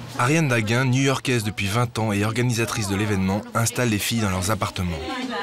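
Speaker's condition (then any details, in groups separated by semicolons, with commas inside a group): No condition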